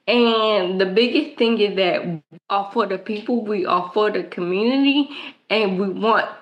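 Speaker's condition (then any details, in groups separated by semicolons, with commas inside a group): Cerebral palsy; present since birth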